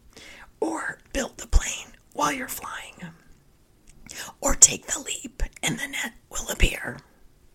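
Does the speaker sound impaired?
Yes: spasmodic dysphonia; linked by speaker to stress and overwhelm from previous years; voice sounds like laryngitis.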